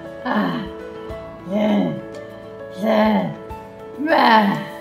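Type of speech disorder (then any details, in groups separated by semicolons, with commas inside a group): Bulbar dysarthria; motor neuron disease (bulbar palsy)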